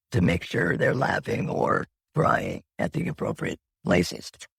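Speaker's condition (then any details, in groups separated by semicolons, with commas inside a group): Laryngectomy; natural voice lost, speaks with voice prosthesis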